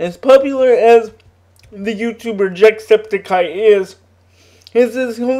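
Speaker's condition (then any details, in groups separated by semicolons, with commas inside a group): Cerebral palsy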